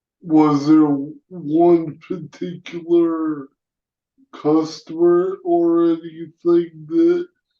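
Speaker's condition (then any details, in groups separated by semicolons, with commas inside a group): Cerebral palsy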